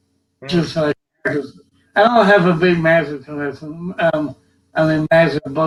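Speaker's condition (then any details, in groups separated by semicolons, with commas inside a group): Cerebral palsy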